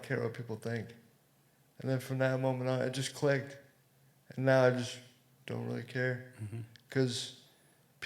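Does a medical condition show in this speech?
Yes: cerebral palsy.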